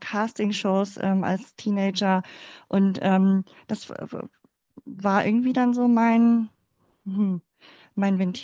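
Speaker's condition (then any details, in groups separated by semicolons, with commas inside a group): Cleft palate; congenital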